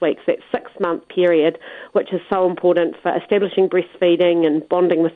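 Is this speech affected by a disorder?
No.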